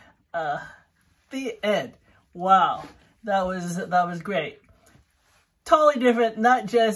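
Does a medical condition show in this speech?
No.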